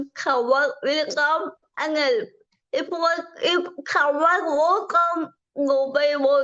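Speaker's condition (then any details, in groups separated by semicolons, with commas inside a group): Cerebral palsy; from birth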